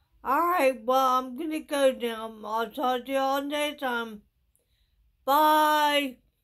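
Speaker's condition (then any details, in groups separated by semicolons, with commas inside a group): Traumatic brain injury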